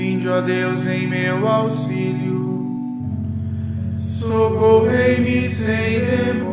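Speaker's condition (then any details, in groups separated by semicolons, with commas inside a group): No condition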